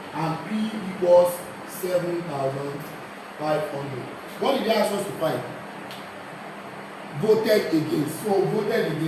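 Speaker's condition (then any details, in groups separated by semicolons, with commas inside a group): No condition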